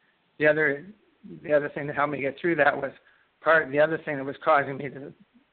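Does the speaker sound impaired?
Yes: Parkinson's disease; most symptoms persist, shuffling walk, freezing about 2 years, no medication, healing mantra, daily walks.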